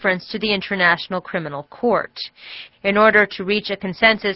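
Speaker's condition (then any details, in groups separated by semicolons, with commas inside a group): No condition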